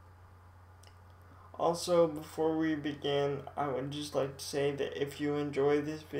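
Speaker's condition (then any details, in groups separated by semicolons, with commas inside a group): Cerebral palsy, mild; speech sometimes affected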